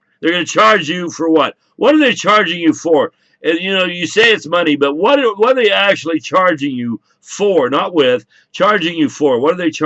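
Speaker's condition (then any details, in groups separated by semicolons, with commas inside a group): No condition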